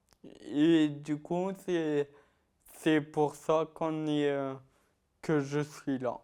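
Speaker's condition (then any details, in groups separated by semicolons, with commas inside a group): Ataxia-telangiectasia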